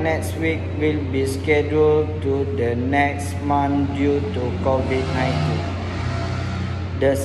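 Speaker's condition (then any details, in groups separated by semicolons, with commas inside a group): No condition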